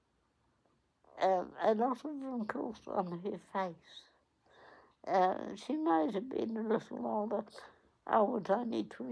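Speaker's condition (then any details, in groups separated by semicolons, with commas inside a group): Cerebral palsy; onset at 8 days old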